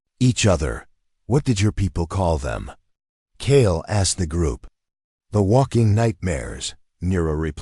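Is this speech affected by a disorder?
No.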